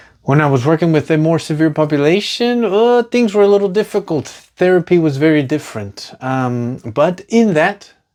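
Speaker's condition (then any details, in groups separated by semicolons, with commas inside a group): No condition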